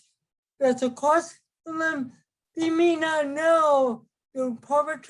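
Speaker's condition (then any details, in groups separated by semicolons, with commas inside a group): Cerebral palsy; affects ability to speak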